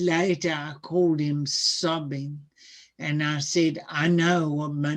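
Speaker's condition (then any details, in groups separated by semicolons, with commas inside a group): Cerebral palsy; speech sounds atypical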